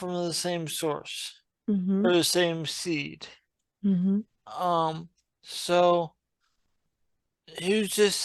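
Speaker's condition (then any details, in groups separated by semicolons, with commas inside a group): Traumatic brain injury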